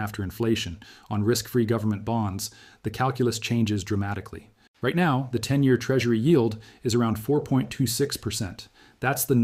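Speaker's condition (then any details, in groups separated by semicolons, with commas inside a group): No condition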